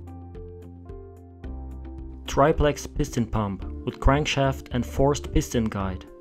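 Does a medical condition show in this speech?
No.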